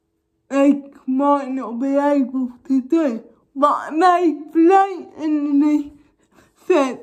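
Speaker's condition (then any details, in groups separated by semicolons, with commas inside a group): Cerebral palsy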